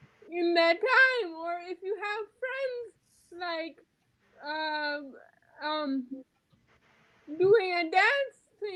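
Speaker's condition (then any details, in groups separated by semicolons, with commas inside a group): Quadriplegic cerebral palsy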